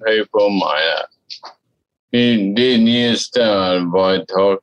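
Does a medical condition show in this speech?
Yes: cerebellar ataxia; speech affected, sometimes tricky, described own speech as very short, some people avoid talking to him.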